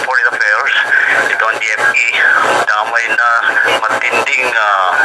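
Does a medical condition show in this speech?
No.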